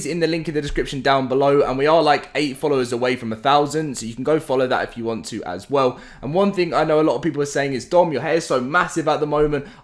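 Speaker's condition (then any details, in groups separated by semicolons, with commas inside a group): No condition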